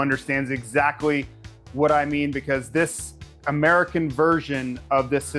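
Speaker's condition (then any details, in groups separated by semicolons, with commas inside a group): No condition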